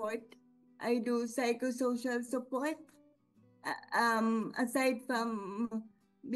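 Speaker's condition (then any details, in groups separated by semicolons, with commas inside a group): Cerebral palsy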